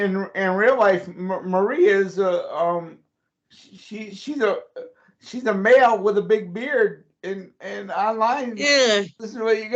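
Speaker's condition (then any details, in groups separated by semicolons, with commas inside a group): Cerebral palsy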